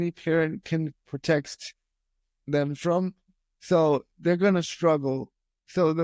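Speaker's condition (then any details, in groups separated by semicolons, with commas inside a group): Spastic quadriplegic cerebral palsy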